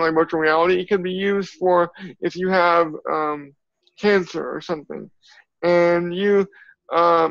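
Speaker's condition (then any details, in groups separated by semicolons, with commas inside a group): Cerebral palsy; from birth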